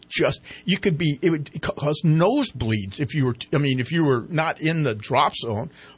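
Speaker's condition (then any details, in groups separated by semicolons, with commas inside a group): No condition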